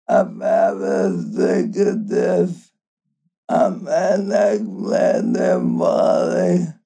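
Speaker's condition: ALS; uses Tobii Dynavox speech-generating device

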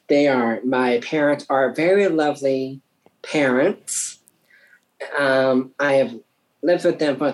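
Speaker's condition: Down syndrome; from birth

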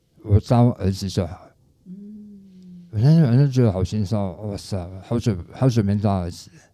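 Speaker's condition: Tongue cancer; recovered

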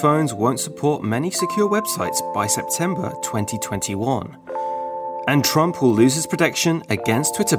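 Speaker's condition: No condition

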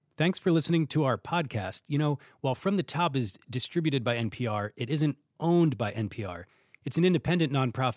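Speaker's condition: No condition

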